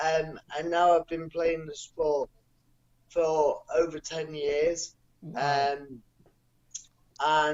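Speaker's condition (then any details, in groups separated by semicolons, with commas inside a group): Cerebral palsy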